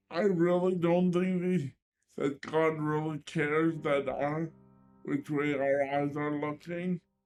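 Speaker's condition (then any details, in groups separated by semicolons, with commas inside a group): Cerebral palsy; limited hand dexterity, cannot write; very slow typer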